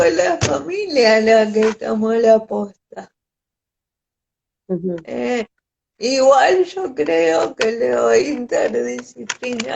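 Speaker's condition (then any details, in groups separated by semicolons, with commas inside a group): Cerebral palsy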